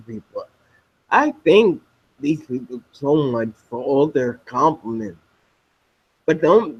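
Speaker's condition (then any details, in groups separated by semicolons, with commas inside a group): Spinocerebellar ataxia type 7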